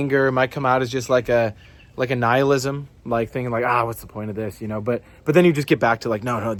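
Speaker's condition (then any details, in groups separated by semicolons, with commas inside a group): No condition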